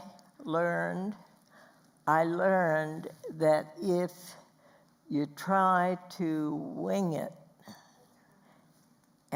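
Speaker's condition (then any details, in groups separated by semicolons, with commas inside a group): Spasmodic dysphonia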